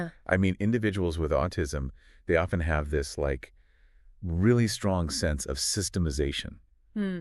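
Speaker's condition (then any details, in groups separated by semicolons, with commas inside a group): No condition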